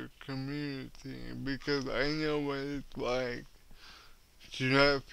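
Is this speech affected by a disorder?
Yes: cerebral palsy.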